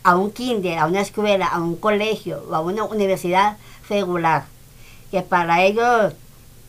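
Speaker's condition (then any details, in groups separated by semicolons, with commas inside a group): Down syndrome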